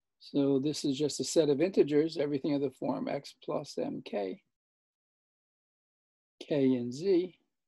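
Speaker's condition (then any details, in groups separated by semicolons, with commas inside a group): No condition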